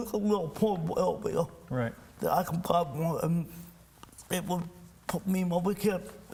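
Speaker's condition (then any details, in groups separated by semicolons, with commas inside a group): Cerebral palsy; speech impairment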